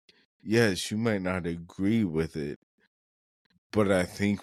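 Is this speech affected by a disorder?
Yes: cerebral palsy; never tried marijuana for it.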